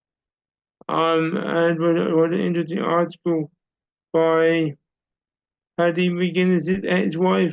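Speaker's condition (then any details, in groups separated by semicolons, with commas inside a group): Cerebral palsy; audible speech impairment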